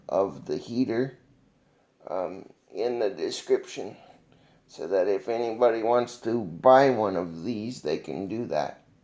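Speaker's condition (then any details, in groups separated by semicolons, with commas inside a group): Cerebral palsy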